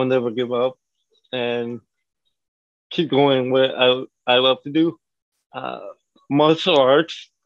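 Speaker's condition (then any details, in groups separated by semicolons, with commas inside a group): Cerebral palsy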